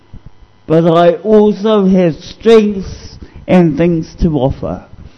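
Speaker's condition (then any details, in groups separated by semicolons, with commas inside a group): Cerebral palsy; discovered at age 2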